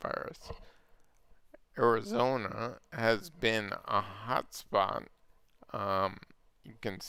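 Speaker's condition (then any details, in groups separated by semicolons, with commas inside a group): Multiple sclerosis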